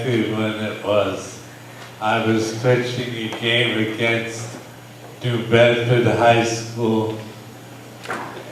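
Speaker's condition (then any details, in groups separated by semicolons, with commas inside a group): Brain injury; breath runs short during sentences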